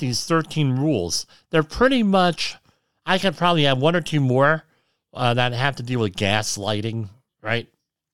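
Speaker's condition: Cleft lip and palate

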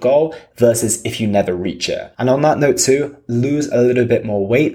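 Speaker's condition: No condition

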